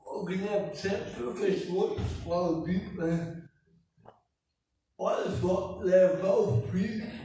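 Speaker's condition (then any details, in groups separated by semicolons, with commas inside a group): Cerebral palsy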